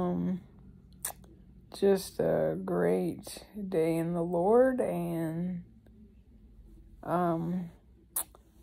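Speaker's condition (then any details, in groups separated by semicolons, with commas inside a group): ALS; weakening all over, morphine and lorazepam for breathing, avoids breathing mask; breathing difficulty eased by medication, could decline suddenly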